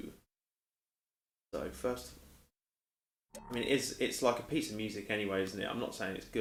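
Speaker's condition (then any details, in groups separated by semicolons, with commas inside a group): No condition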